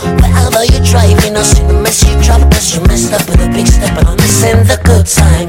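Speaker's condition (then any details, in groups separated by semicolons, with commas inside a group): No condition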